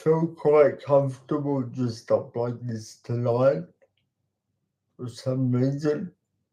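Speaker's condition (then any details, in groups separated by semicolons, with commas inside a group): Cerebral palsy; talks slowly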